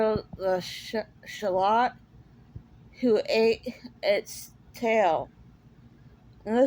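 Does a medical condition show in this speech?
Yes: cerebral palsy; speaks differently.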